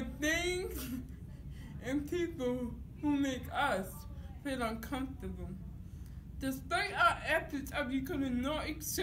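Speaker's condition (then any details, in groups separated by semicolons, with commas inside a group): Cerebral palsy; dystonic type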